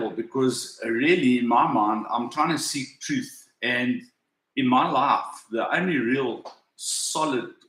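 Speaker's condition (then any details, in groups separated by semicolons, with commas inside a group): No condition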